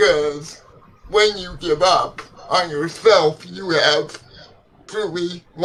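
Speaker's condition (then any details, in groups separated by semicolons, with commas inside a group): Cerebral palsy; legs affected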